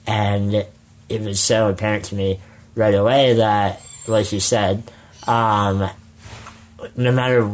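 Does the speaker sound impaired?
Yes: spinal muscular atrophy; jaw tires with prolonged speaking.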